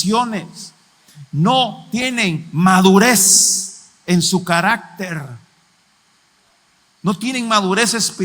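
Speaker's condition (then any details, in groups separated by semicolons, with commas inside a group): No condition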